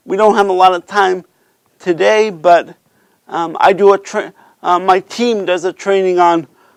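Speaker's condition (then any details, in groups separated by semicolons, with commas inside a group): Cerebral palsy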